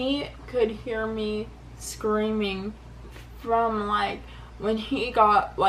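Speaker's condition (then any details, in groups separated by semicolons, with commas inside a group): Cerebral palsy; affects balance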